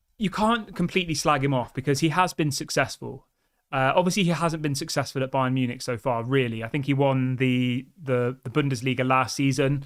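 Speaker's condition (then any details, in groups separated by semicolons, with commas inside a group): No condition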